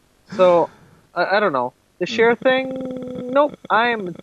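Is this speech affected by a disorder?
No.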